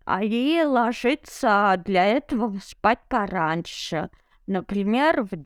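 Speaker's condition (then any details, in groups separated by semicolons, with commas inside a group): Cerebral palsy; no wheelchair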